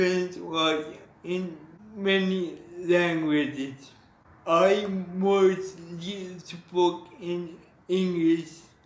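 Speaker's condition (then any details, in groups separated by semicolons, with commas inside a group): Cerebral palsy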